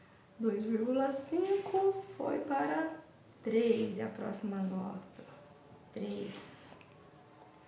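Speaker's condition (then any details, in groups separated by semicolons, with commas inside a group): No condition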